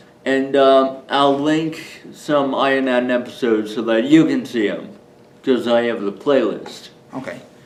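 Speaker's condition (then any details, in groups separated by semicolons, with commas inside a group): Cerebral palsy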